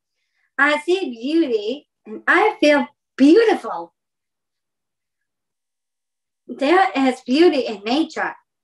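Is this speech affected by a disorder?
Yes: Down syndrome; extra chromosome.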